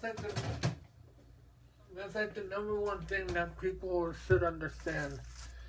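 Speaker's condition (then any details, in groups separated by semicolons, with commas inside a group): Mobius syndrome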